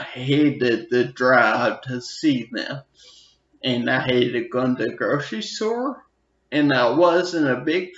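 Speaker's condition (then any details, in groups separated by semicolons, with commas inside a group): Non-traumatic brain injury (abscess)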